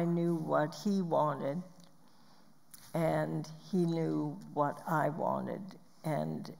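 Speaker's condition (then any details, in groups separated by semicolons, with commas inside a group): Spasmodic dysphonia; vocal cords clamp down inappropriately; Botox injections, about 26 years since onset; voice loss, breaks mid-sentence like tiny cough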